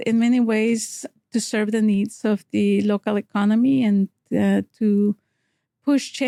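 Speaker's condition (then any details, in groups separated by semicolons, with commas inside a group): No condition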